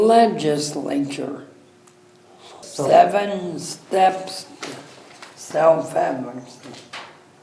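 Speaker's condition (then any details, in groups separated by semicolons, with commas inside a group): Cerebral palsy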